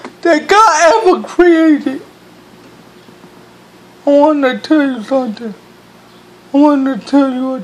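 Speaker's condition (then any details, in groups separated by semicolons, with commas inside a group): Cerebral palsy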